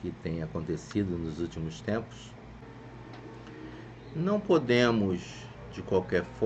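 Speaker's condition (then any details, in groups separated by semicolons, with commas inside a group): No condition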